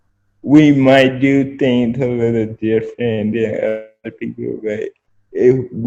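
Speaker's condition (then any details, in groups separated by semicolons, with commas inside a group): Spastic quadriplegic cerebral palsy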